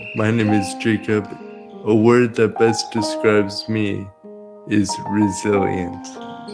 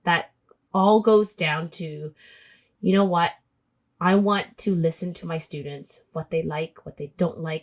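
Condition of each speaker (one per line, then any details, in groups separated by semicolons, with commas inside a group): Cerebral palsy; present from birth; manual wheelchair
No condition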